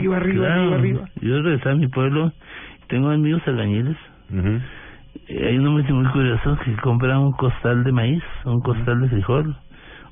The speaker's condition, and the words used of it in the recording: Parkinson's disease. Se me entiende, a veces no se me entiende nada.